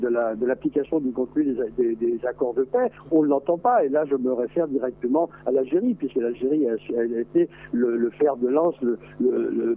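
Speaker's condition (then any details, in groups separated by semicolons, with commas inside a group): No condition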